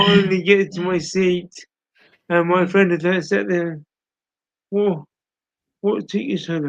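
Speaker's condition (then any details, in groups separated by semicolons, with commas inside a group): Cerebral palsy; speech impairment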